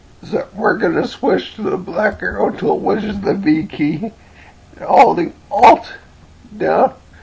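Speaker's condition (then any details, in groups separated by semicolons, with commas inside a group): Cerebellar ataxia from brain tumour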